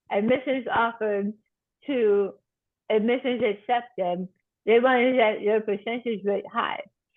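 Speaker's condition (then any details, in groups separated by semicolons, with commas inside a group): Tongue cancer surgery and reconstruction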